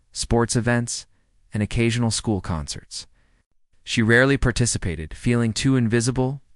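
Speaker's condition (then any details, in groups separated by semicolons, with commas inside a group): No condition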